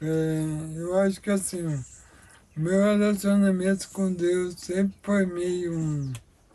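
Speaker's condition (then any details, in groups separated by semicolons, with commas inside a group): Amyotrophic lateral sclerosis; motor neuron disease, onset in shoulder and arm, arm fasciculations, arm weakness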